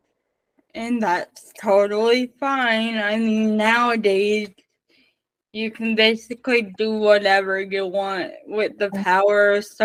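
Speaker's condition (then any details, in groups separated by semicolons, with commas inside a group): Spastic cerebral palsy, mixed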